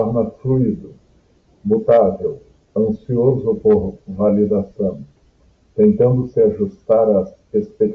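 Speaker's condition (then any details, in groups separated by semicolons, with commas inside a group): No condition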